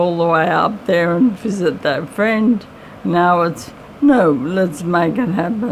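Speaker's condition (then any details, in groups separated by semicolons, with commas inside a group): MND; voice slightly raspy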